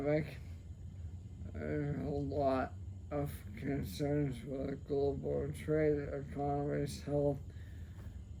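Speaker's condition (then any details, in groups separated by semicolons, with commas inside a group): ALS, sporadic; speech affected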